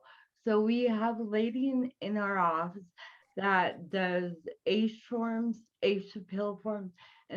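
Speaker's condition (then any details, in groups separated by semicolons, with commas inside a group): Cerebral palsy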